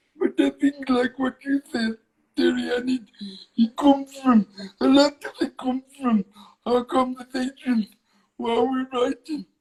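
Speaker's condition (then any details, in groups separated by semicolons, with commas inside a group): Cerebral palsy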